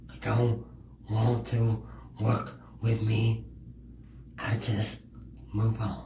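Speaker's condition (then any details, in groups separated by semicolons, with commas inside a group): Cerebral palsy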